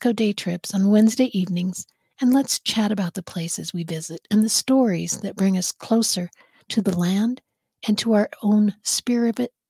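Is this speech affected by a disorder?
No.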